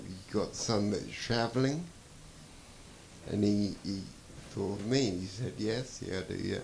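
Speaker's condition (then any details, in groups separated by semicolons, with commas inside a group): Traumatic brain injury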